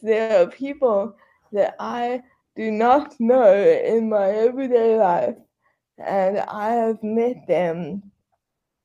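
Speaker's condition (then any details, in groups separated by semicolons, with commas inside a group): Cerebral palsy, quadriplegic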